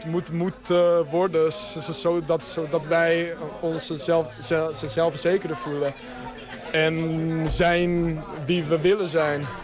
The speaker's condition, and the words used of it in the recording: Stuttering. Ik krijg vaak dat mensen toch mijn mijn eigen zinnen een beetje afmaken.